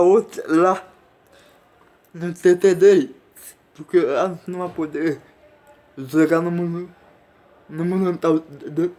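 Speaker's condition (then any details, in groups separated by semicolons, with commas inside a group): Cerebral palsy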